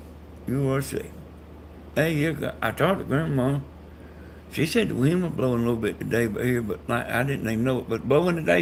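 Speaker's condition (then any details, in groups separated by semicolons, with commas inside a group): Brain bleed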